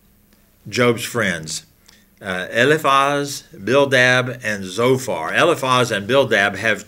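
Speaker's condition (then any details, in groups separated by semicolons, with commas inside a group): No condition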